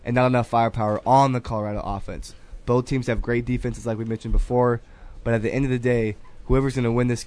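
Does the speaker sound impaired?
No.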